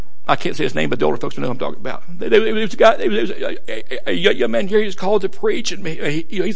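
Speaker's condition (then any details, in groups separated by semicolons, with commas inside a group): Stuttering; preaching a sermon, stutter not yet noticed by listeners; repeated sounds, repeated words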